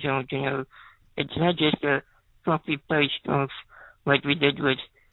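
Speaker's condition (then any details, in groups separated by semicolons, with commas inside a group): Spinal muscular atrophy, type 2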